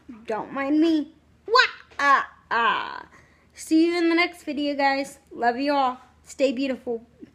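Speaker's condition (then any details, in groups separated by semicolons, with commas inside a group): Cerebral palsy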